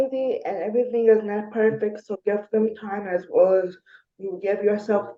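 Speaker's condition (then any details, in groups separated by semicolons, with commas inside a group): Spastic diplegia cerebral palsy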